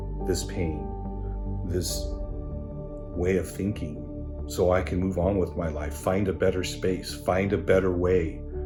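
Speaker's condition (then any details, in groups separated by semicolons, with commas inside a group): No condition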